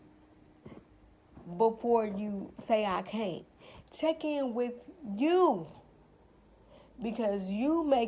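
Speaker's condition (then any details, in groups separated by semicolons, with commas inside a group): Cerebral palsy, spastic; now talking and breathing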